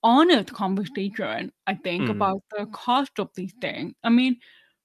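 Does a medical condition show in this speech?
Yes: deafness; about 99 percent hearing loss, hearing aids worn whole life, cochlear implant candidate but declined; wears hearing aids, relies heavily on lip reading, does not sign, not fluent in ASL.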